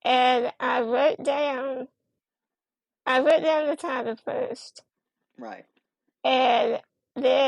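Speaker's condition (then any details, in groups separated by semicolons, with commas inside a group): Spinal muscular atrophy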